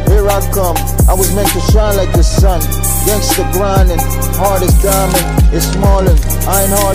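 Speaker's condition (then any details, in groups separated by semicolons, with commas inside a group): No condition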